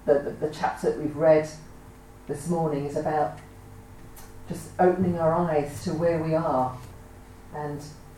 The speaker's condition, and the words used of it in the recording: No condition.